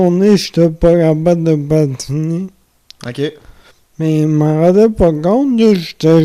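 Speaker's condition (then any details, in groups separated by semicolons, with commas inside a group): Amyotrophic lateral sclerosis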